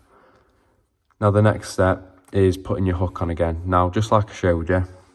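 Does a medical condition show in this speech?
No.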